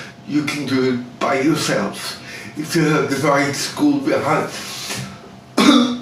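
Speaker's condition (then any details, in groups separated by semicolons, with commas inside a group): Cerebral palsy; speech impaired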